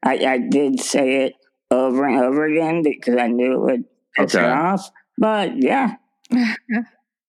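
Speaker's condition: Spinal muscular atrophy; progressive muscle weakness, wheelchair user

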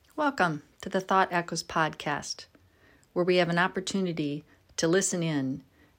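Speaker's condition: No condition

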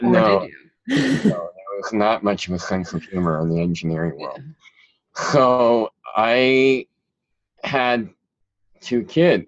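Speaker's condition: Cleft palate; present since childhood

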